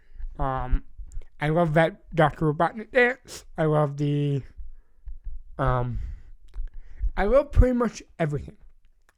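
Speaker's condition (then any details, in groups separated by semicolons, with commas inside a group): Cerebral palsy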